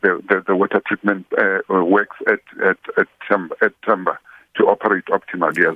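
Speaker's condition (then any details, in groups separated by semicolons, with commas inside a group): No condition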